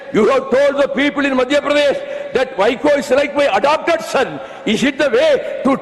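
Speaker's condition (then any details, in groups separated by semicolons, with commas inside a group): No condition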